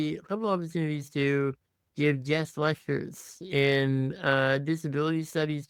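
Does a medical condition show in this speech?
Yes: muscular dystrophy; progressed, past respiratory crisis, long-term complex care.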